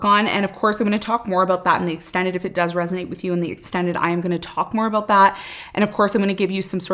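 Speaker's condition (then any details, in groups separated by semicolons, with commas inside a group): No condition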